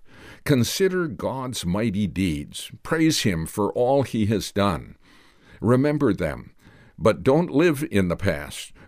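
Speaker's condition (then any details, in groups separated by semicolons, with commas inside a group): No condition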